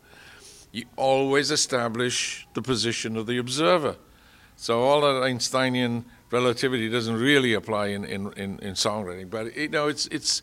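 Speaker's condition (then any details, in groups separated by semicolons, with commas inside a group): No condition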